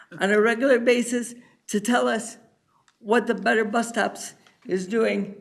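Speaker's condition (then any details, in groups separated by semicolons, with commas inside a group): Cerebral palsy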